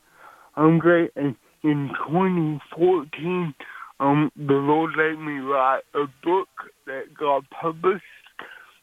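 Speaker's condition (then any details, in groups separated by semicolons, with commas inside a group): Cerebral palsy; 32 years since onset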